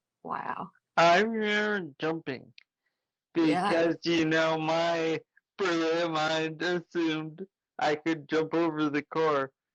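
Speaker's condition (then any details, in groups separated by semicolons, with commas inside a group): Traumatic brain injury; ongoing therapy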